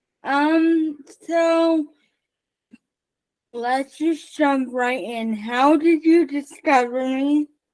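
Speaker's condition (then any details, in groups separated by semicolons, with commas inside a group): Cerebral palsy; from birth, brain injury in womb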